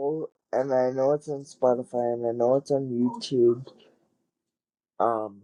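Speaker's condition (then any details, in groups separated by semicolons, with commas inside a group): Cerebral palsy; wheelchair user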